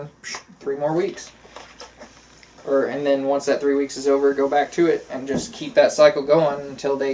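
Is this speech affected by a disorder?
No.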